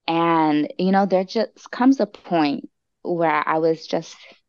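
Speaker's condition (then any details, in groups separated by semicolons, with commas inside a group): Stuttering; prolonged sounds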